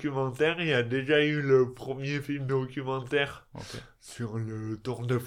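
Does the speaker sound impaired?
Yes: dystonia; elocution difficulties.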